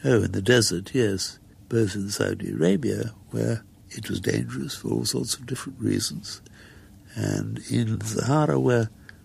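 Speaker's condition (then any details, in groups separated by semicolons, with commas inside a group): Muscular dystrophy; progressive, wheelchair user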